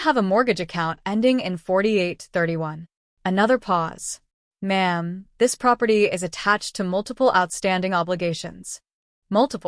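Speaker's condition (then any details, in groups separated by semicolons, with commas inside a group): No condition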